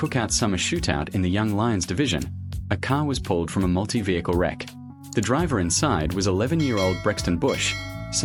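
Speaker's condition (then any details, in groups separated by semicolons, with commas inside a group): No condition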